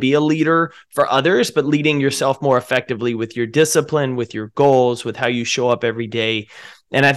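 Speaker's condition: No condition

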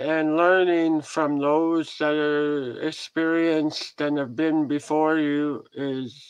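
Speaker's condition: Head and neck cancer surgery; crooked head since

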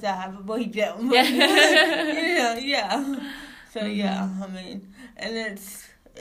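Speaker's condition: Cerebral palsy; no wheelchair use

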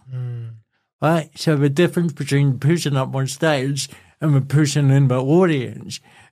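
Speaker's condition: Cerebral palsy; speech impediment, voice affected

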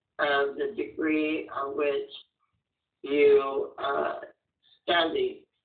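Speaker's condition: Muscular dystrophy; physical disability

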